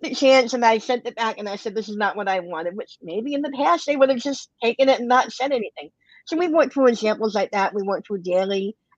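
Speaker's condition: Cleft lip and palate; bilateral, congenital, more than 20 surgeries from age 2 months to late twenties

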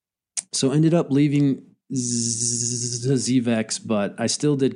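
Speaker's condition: Stuttering; stutter since childhood, fluency-focused therapy as child, later acceptance-based therapy, now less of a communication barrier; stutters at times during this recording; may sound weird at times; blocks

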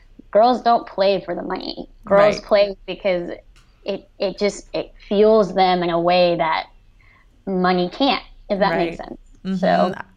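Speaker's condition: Cleft lip and palate, severe

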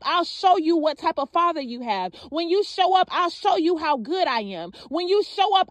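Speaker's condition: No condition

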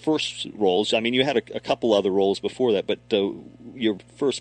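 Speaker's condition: No condition

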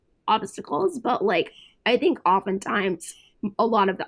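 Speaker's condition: Tracheostomy; tracheostomy tube for breathing, had whole life, nurse accompanied through childhood; uses tracheostomy tube to breathe, age 28

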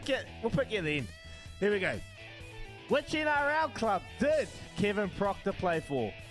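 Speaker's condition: No condition

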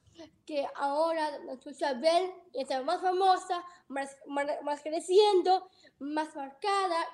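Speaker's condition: Down syndrome; present from birth, heart surgery

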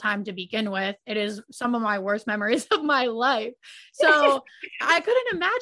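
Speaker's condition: No condition

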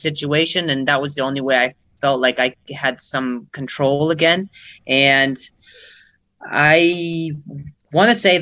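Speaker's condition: Stutter; severe early in comedy career; voice used to be very slow, now much better; prolonged sounds, blocks

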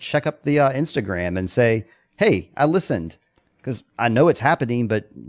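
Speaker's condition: No condition

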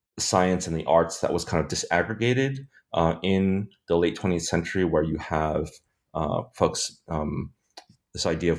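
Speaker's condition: No condition

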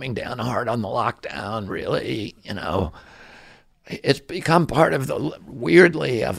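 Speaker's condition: Spasmodic dystonia; voice affected

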